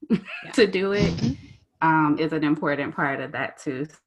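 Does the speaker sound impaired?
No.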